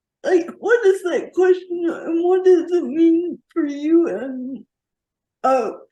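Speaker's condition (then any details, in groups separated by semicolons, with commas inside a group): Quadriplegic cerebral palsy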